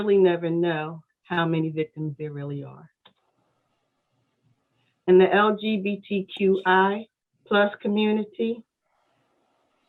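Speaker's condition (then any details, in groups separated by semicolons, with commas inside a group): No condition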